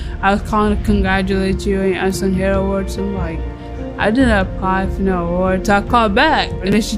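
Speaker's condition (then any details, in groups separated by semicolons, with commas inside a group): Cerebral palsy; cerebral palsy with seizures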